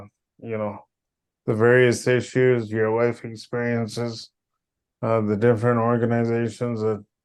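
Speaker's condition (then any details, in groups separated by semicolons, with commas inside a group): Cerebral palsy; power wheelchair since childhood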